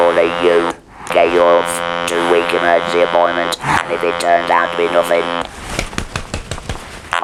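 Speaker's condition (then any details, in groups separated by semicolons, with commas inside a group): Laryngeal cancer with laryngectomy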